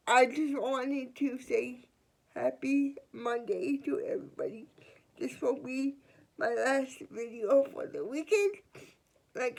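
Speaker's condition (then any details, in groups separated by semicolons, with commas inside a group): Cerebral palsy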